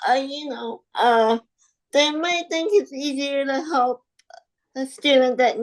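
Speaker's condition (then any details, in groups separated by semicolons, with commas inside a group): Spastic quadriplegic cerebral palsy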